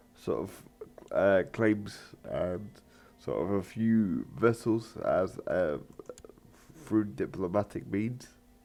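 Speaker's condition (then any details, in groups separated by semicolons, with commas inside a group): Cerebral palsy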